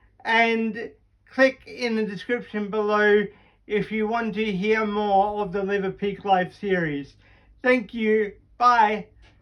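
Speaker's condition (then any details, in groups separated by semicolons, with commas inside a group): Cerebral palsy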